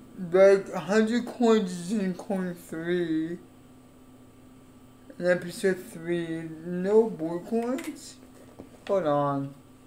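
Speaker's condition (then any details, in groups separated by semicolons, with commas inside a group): Cerebral palsy; affects legs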